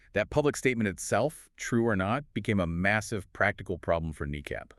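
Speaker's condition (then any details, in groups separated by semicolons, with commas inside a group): No condition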